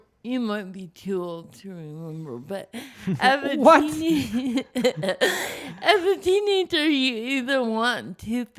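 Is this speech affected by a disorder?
Yes: cerebral palsy.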